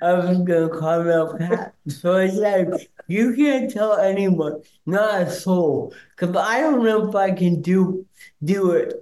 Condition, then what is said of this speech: Cerebral palsy. I had just gotten used to his speech impediment, which he calls his accent.